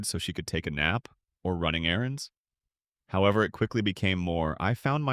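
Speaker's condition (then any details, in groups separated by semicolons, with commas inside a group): No condition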